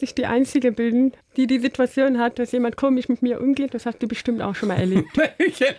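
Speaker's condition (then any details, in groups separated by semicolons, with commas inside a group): Deafness; deaf from birth, hears from 80 decibels, nothing under 120 without aids, Phonak hearing aids, lip-reads; learned speaking as child using balloons, speaks well, better than many deaf people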